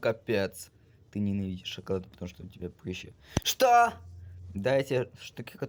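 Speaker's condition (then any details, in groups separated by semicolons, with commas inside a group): No condition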